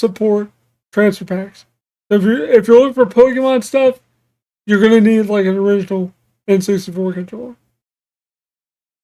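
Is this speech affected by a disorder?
Yes: cerebral palsy.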